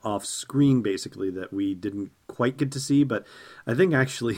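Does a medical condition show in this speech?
No.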